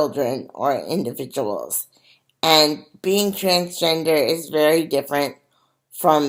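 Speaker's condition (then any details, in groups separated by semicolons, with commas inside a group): Cerebral palsy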